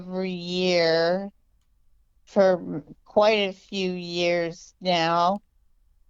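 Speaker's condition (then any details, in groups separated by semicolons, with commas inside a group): Multiple sclerosis; diagnosed at age 17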